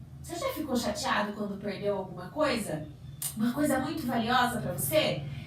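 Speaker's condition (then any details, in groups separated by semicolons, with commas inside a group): No condition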